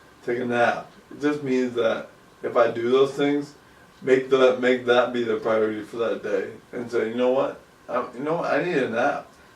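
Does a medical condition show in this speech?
Yes: ALS; about 2 years since onset.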